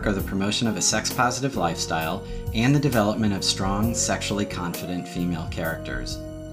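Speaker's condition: No condition

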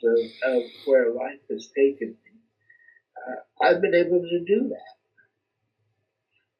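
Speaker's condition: Cerebral palsy; legs severely compromised

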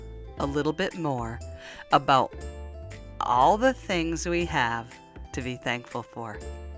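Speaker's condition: No condition

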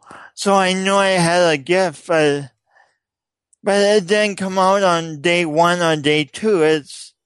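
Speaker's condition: Speech impediment; speaks on major stages

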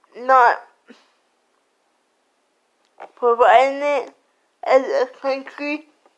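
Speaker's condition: Cerebral palsy; slurred speech

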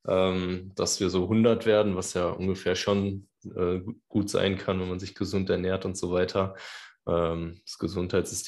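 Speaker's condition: No condition

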